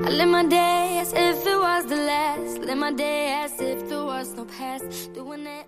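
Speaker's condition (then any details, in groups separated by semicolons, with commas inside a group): No condition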